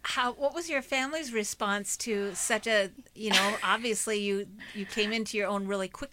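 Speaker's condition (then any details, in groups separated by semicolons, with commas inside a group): No condition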